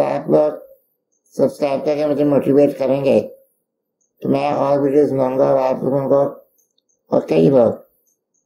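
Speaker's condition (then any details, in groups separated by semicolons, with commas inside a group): Duchenne muscular dystrophy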